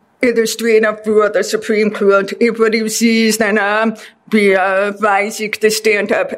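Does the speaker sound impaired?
Yes: deafness; deaf since childhood.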